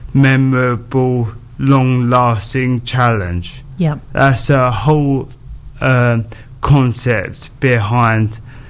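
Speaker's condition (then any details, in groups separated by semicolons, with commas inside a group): Motor neurone disease; progressive neurological disorder affecting muscles throughout the body; speech heavily impacted, slowed down, slurred around the edges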